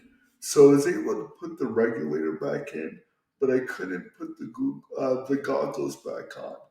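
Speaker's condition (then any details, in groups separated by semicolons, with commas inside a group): Cerebral palsy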